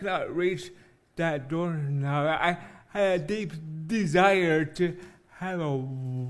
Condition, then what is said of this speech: Cerebral palsy. And he met me where I was in my cerebral palsy, in my speech impediment,